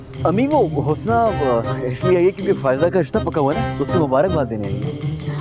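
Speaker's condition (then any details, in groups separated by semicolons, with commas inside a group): No condition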